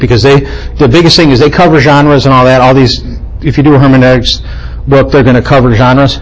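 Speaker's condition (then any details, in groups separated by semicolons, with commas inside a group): No condition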